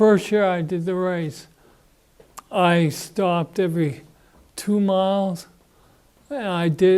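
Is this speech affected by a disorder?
Yes: Parkinson's disease.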